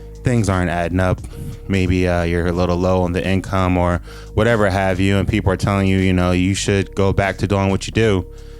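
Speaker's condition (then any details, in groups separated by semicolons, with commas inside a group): No condition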